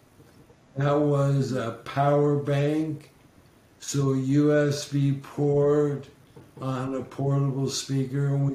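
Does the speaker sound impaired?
Yes: ALS; ongoing, currently battling disease; slurred speech, losing voice, still heard loud and clear.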